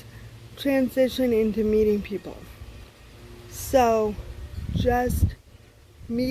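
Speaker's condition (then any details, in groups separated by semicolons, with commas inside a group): Cerebral palsy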